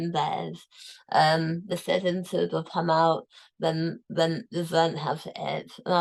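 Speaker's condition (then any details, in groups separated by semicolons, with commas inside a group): Tongue cancer, tongue removed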